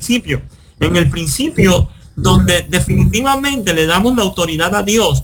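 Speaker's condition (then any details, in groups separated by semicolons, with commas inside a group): Cleft lip and palate; born with no chance of speaking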